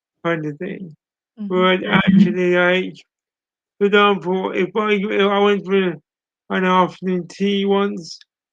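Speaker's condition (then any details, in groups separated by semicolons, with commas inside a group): Cerebral palsy; full-time wheelchair user; speech impairment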